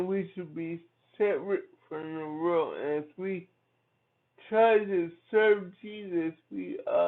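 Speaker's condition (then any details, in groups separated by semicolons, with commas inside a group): Cerebral palsy; from birth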